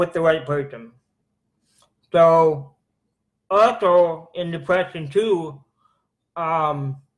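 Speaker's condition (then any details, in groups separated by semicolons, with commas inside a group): Cerebral palsy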